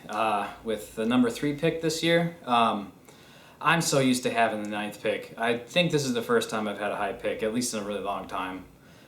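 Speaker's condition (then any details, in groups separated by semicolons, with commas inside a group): No condition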